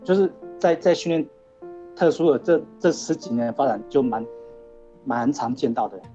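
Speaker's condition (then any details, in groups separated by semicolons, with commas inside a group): Stuttering, mild speech impairment; stuttering since childhood; word and syllable repetitions; repeated sounds, repeated words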